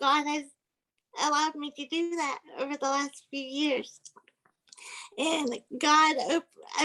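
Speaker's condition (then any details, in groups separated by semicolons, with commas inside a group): Cerebral palsy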